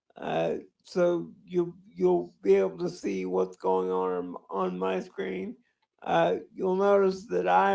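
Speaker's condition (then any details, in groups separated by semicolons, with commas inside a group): Cerebral palsy; speech sounds drunk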